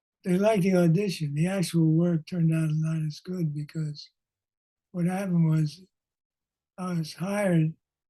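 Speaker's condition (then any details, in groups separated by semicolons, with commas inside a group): Parkinson's disease; lost former character voice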